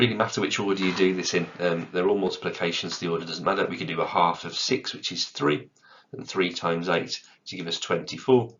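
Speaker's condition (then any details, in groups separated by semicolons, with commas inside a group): No condition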